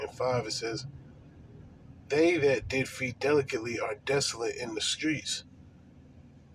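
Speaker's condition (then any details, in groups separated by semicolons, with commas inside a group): No condition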